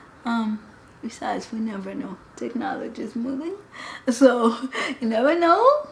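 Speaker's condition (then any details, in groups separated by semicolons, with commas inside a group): Cerebral palsy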